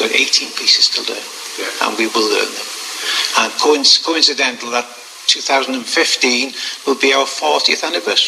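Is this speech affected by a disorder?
No.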